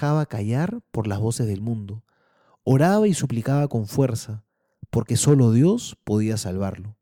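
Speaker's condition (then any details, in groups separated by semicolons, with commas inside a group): No condition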